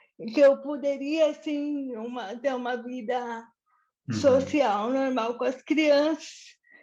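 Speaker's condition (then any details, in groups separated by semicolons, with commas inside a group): Cerebral palsy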